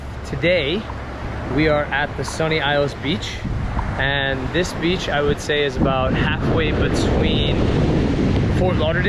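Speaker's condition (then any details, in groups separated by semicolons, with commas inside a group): No condition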